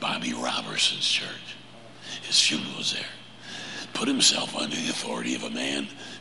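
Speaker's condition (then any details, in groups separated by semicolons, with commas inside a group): Laryngeal cancer; prior chemo and radiation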